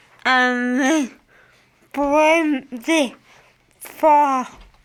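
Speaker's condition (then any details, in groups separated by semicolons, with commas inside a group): Cerebral palsy; from birth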